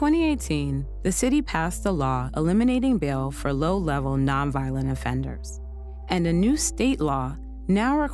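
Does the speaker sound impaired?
No.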